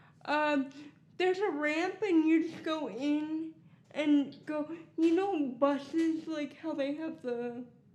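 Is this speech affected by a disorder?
Yes: cerebral palsy; core and balance affected, manual wheelchair, slow handwriting.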